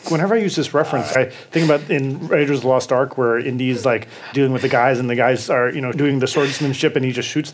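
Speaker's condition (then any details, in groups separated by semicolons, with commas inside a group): No condition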